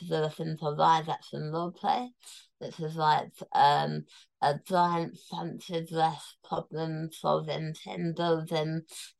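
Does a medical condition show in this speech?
Yes: tongue cancer, near-total glossectomy, stage 4 tongue cancer.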